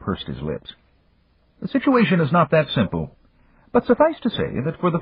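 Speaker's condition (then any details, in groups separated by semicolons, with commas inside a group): No condition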